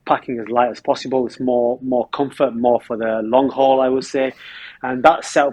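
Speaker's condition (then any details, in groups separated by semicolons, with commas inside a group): No condition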